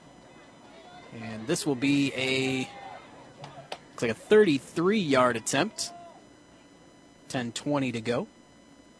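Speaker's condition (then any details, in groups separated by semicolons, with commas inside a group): No condition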